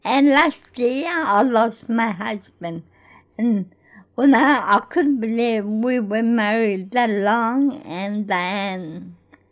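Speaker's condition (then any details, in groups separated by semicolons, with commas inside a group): Cerebral palsy; born in Greece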